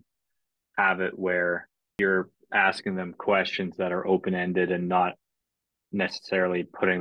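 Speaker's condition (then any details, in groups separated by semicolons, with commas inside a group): No condition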